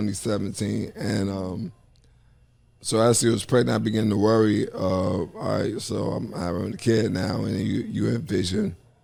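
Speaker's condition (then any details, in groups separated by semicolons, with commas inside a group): ALS; upper motor neuron onset in upper body, tongue atrophy; slow progressing, diagnosed at 30, about five years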